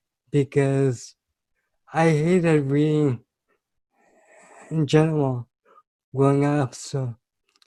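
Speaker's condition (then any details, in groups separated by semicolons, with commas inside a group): Cerebral palsy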